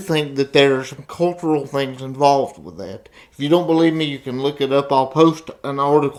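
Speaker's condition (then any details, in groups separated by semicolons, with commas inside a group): Cerebral palsy; reports speaking clearly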